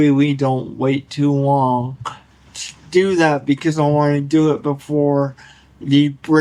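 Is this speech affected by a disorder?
Yes: cerebral palsy; only one hand usable.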